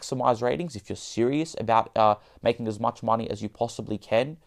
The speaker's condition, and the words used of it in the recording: No condition.